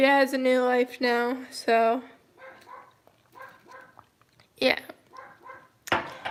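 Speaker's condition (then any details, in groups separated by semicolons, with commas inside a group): Cerebral palsy, mild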